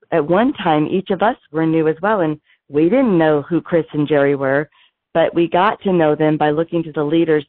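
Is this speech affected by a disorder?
No.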